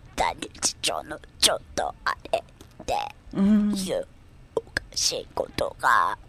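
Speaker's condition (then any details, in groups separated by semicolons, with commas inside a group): Myasthenia gravis; age 34, uses ventilator, came to studio, goes out actively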